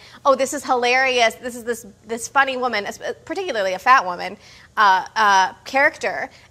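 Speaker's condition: No condition

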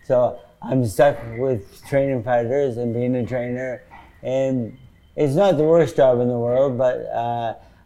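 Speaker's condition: Parkinson's disease; sometimes

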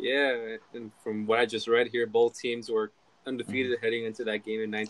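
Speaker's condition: No condition

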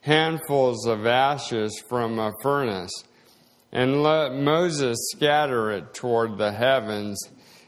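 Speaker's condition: Slowed speech, swallowing problems

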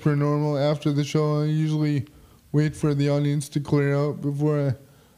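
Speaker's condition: Quad spastic cerebral palsy, spastic quadriplegic

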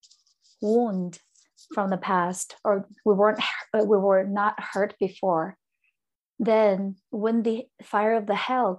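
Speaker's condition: No condition

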